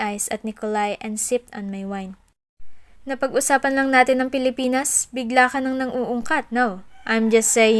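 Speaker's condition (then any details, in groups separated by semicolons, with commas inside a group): No condition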